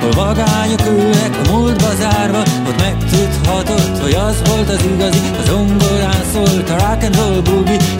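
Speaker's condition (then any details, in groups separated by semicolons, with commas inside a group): No condition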